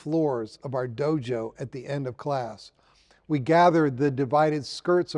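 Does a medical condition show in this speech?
No.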